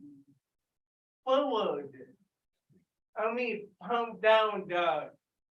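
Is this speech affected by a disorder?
Yes: cerebral palsy.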